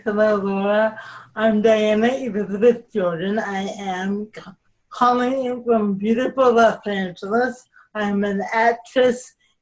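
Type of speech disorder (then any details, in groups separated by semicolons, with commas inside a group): Cerebral palsy, mild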